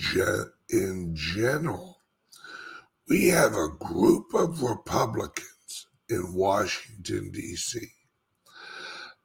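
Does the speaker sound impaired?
Yes: speech impediment; slight speech impediment; raspy voice attributed to talking so much; says barely able to talk, calls self horrible singer.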